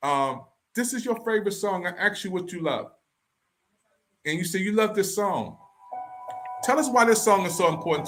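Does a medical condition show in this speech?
No.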